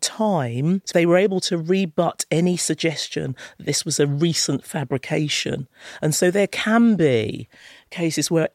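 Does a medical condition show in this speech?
No.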